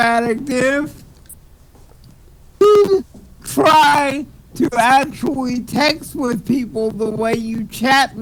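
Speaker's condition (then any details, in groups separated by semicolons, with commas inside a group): Cerebral palsy; speech sounds drunk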